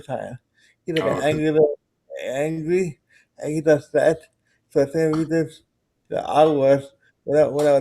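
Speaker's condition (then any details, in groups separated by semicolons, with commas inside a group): Cerebral palsy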